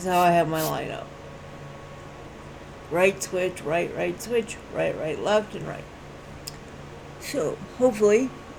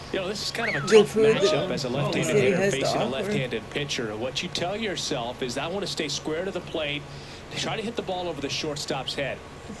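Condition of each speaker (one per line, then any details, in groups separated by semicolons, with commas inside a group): Cerebral palsy
No condition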